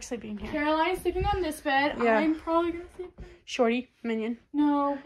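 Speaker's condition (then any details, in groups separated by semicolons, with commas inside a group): No condition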